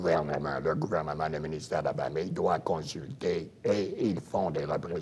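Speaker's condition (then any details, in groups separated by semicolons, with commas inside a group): Throat cancer, voice prosthesis; throat cancer, laryngectomy, voice prosthesis; about 10 to 11 years since cancer; speaks with voice prosthesis for 10 years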